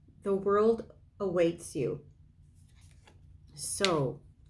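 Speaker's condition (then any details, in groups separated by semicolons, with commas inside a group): No condition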